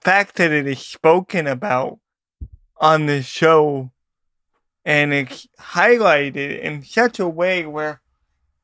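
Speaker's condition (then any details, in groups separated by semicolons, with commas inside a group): Cerebral palsy; uses technology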